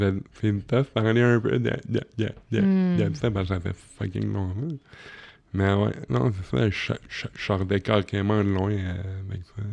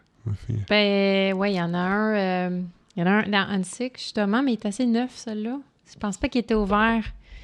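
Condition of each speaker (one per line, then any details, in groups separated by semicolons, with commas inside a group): Cerebral palsy; from birth, oxygen lack, legs weak, learning difficulties; physiotherapy and occupational therapy; possibly unclear speech but understandable
No condition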